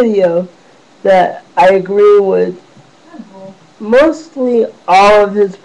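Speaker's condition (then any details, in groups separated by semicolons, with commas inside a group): Cerebral palsy; wheelchair bound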